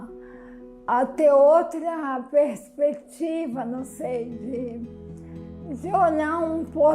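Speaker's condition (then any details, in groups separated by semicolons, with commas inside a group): Amyotrophic lateral sclerosis; onset with left hand weakness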